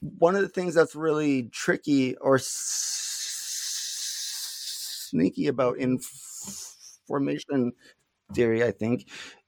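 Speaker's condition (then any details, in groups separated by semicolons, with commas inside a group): Stuttering; not stuttering much currently; prolonged sounds, blocks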